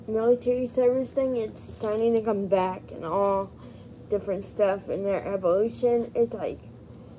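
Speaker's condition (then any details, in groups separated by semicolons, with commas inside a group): Cerebral palsy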